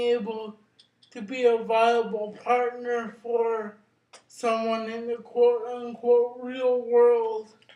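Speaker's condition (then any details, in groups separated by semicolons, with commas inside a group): Cerebral palsy; brain injury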